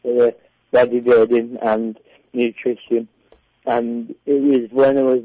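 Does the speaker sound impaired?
Yes: cerebral palsy; diagnosed at birth, delayed developmental milestones, walked with walking frame, predicted lifelong electric wheelchair, prone to rounded shoulders; back muscle training straightened posture and brought shoulders back; predicted never to talk, parents paid for speech therapy.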